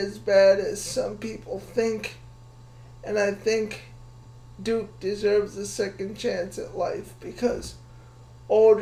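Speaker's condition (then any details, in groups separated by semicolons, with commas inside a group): Cerebral palsy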